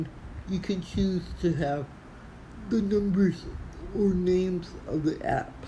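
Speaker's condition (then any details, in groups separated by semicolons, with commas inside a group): Athetoid cerebral palsy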